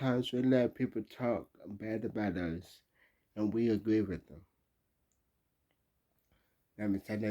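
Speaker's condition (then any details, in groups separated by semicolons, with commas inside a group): Traumatic brain injury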